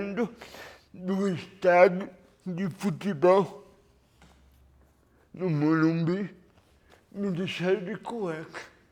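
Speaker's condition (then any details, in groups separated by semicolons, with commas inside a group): Cerebral palsy; lack of oxygen at birth, premature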